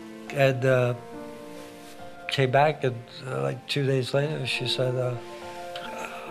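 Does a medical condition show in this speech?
Yes: ALS; affects hands; cannot hold a knife.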